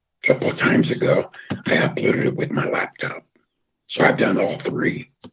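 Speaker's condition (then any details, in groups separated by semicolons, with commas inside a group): Throat cancer, half voicebox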